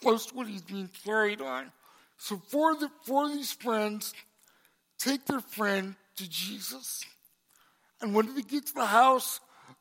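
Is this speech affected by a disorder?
Yes: cerebral palsy; congenital, brain damage affecting balance and coordination.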